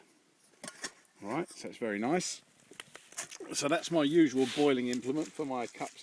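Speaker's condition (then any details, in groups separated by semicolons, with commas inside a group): No condition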